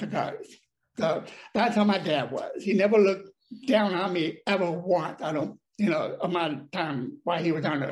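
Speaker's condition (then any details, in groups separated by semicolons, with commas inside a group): Deafness; speech problem, mocked in childhood for talking funny and too loud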